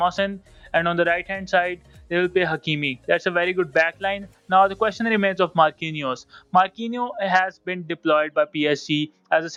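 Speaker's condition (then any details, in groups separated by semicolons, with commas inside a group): No condition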